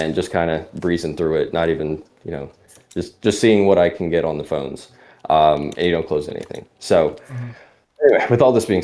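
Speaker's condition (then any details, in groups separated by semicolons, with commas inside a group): No condition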